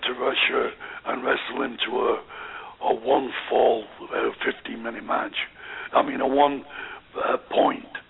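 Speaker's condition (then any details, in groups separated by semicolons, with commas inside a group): Voice box damage after neck operation; voice affected, may be hard to understand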